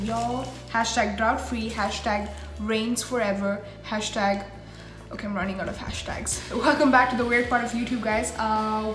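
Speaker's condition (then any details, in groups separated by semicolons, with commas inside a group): No condition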